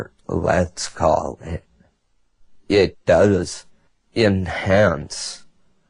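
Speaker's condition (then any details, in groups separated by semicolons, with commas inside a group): Multiple sclerosis; severe shaking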